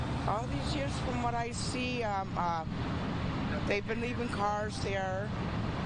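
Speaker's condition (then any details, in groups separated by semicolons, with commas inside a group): No condition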